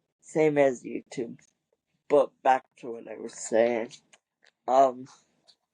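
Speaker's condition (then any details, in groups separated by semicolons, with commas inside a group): Cerebral palsy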